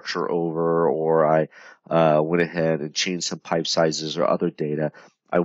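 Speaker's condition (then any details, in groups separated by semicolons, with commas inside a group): No condition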